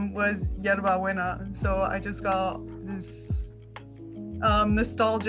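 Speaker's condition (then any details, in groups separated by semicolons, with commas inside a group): No condition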